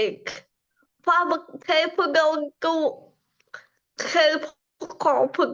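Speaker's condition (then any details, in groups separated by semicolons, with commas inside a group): Cerebral palsy; from birth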